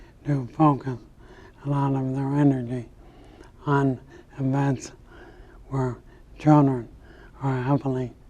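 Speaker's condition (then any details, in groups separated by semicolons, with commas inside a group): ALS; about 10 years after onset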